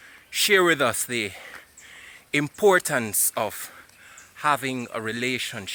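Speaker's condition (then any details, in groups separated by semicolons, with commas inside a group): No condition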